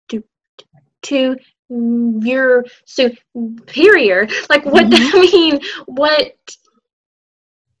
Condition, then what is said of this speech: Stuttering. Well, good for you, but I stutter.